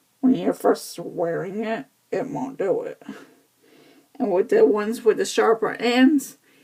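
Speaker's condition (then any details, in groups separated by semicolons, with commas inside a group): Cerebral palsy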